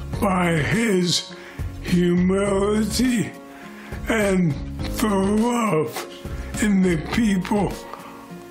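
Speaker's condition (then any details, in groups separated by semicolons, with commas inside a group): ALS; onset in hands; words can't come out fast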